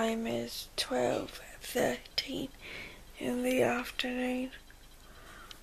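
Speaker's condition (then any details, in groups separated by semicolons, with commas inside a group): Cerebral palsy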